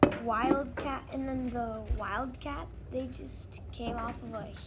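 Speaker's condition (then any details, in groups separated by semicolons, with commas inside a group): No condition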